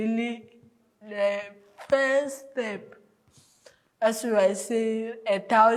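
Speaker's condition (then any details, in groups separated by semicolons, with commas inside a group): Cerebral palsy; from birth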